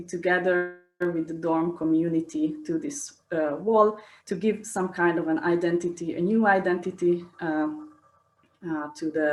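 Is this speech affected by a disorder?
No.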